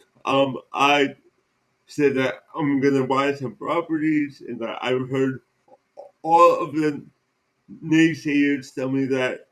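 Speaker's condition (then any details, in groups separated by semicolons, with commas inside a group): Cerebral palsy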